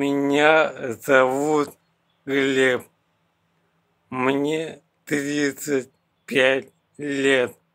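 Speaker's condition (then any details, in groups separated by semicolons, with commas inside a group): Bulbar ALS; bulbar onset, throat, tongue, face paralysis, fastest-progressing; diagnosed last year, progressing, arms and legs weakening; very unclear, speech almost lost, difficult swallowing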